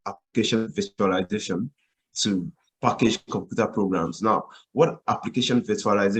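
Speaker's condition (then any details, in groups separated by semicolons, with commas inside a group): No condition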